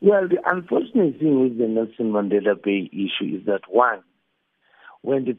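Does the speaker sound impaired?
No.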